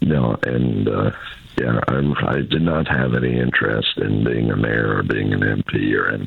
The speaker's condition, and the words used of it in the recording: Throat cancer. It's I've recovered, but I still have trouble with my throat.